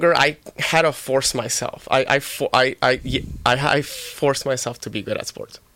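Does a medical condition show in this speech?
Yes: stuttering; stutter and speech impediment from birth, improved gradually, not expected to fully go away; still stutters, improved over time, talking publicly a big challenge; much worse in childhood, once could not say a single sentence, hit head from frustration; here repeated words, blocks.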